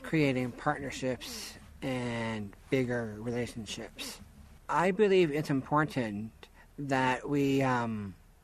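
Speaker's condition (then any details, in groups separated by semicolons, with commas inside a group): Down syndrome; disability since childhood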